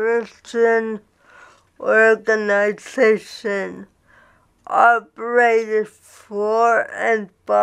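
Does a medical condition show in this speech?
Yes: cerebral palsy.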